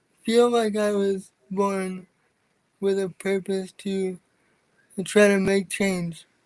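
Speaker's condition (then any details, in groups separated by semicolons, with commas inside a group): Cerebral palsy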